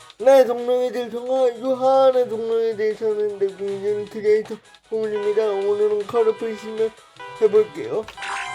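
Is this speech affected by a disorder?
Yes: brain lesion disability.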